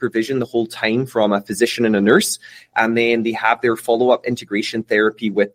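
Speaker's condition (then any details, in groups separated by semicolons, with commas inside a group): No condition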